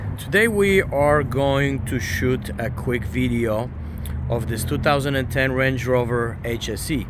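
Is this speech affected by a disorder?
No.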